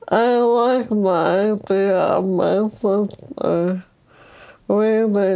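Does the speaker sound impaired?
Yes: ALS; progressive, diagnosed at age 29, motorized wheelchair, almost fully paralyzed, can no longer type after fall; nearly a decade since diagnosis, breathes unaided, pseudobulbar affect, laughs and cries easily; harder to understand, slow sentence production, mute when hurt, losing voice.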